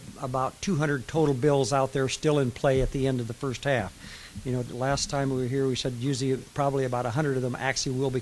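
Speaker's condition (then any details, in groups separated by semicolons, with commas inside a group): No condition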